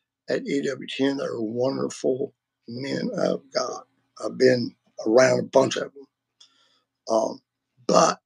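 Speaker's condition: Vocal cord surgery; multiple vocal cord surgeries

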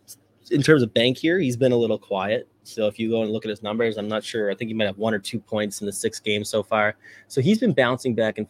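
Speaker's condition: No condition

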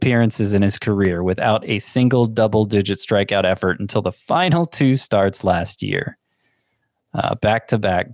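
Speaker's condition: No condition

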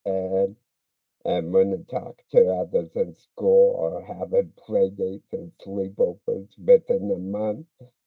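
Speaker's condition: Speech impediment; speech impediment since childhood, weaker-looking muscles in childhood, cerebral palsy considered but did not fit; pretty good speaker when comfortable, drama club and debate team experience

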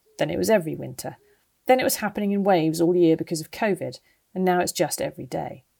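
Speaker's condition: No condition

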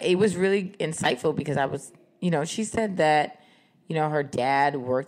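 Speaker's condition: No condition

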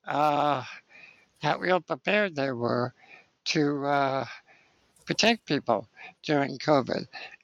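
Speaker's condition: Spinal muscular atrophy; age 60

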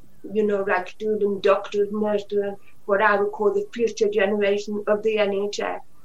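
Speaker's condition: Usher syndrome (deafblindness), profoundly deaf since birth, severe; 5% vision in both eyes, uses cane, hears via cochlear implants, sometimes removes them

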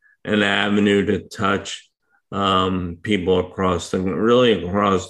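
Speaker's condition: ALS; power wheelchair for mobility

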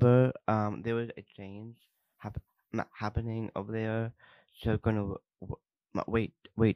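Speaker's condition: Down syndrome; signs along with speech, not yet fully fluent in signing

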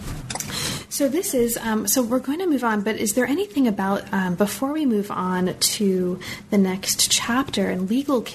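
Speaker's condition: No condition

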